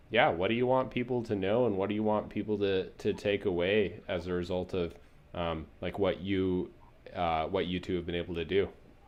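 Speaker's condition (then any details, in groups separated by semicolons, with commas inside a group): No condition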